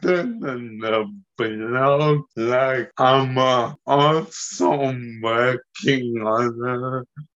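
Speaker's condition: Cerebellar and spinal ataxia; degenerative nervous system disease

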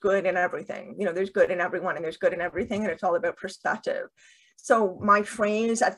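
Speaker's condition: Deafness with cochlear implants

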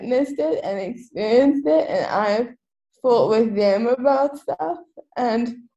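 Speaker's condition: Cerebral palsy; quadriplegic, wheelchair user

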